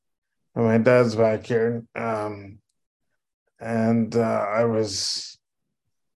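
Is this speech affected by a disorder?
Yes: cerebral palsy; oxygen deprivation from birth complications, contractions compressing, meconium inhaled in labor, wheelchair from age 5, power chair.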